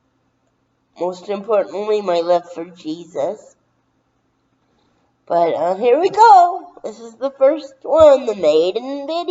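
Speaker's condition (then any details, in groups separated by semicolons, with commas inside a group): Cerebral palsy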